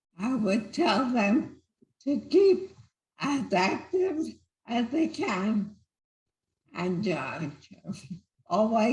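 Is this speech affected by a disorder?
Yes: multiple system atrophy; weakened speaking.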